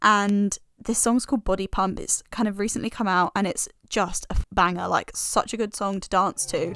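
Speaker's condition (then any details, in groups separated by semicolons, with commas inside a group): No condition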